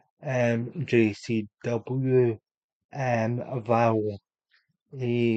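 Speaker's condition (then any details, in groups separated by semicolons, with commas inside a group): Cerebral palsy; unable to walk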